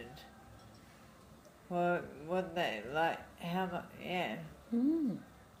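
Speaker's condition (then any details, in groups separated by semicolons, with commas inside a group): Friedreich's ataxia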